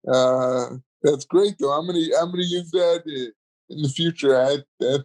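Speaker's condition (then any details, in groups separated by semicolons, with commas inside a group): Cerebral palsy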